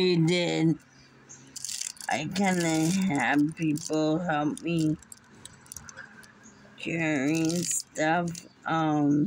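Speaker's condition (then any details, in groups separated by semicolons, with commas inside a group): Muscular dystrophy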